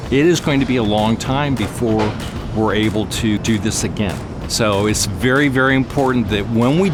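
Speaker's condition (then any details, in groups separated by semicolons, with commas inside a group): No condition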